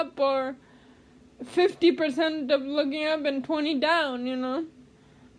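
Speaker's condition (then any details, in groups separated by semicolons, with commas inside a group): Cerebral palsy; speech therapy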